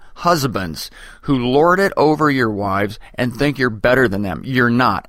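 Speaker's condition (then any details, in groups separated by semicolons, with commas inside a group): No condition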